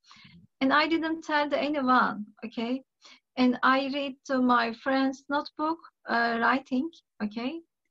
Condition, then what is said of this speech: None; typical speech.